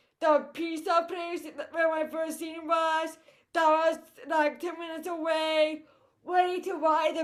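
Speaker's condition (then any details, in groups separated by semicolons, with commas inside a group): Cerebral palsy; voice affected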